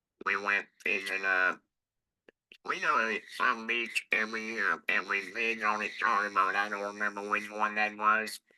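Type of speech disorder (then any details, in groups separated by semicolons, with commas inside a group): Electrolarynx speech; laryngectomy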